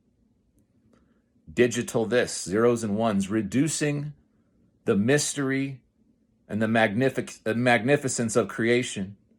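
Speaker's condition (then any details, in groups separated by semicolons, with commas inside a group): No condition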